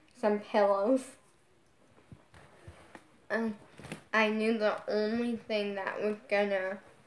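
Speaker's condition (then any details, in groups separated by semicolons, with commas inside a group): Brain injury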